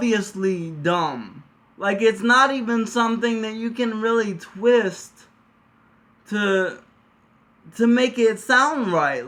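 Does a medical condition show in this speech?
Yes: cerebral palsy; speech somewhat affected, occasional slurring, mostly controlled.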